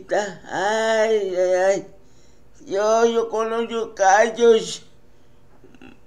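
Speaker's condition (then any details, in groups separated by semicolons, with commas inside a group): Cerebral palsy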